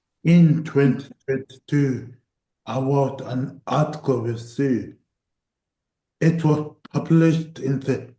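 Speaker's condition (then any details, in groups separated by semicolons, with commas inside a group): Cerebral palsy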